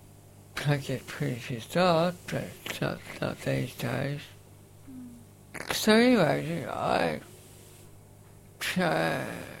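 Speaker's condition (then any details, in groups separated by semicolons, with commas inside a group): Facioscapulohumeral muscular dystrophy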